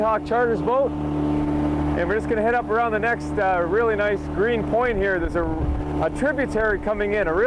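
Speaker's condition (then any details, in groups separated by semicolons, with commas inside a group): No condition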